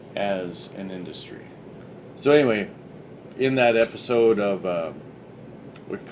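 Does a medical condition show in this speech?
No.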